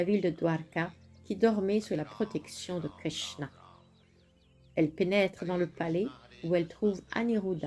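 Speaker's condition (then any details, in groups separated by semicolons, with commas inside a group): No condition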